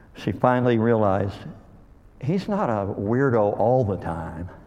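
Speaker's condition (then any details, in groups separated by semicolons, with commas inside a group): Cleft lip and palate; called hair lip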